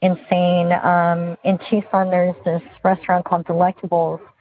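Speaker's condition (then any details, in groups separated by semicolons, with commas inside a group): Bilateral cleft lip and palate; congenital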